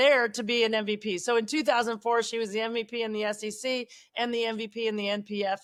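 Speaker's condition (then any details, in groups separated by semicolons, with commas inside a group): No condition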